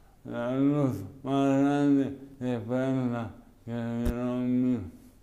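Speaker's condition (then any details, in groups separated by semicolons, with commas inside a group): Amyotrophic lateral sclerosis; speech onset; diagnosed one to two months earlier; speech heavily impaired, largely unintelligible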